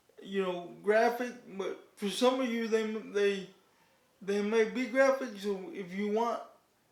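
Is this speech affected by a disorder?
Yes: cerebral palsy; declined offered surgery.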